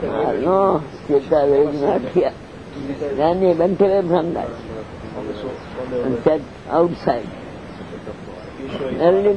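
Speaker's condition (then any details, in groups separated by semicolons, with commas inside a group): Deafness; cannot hear audience questions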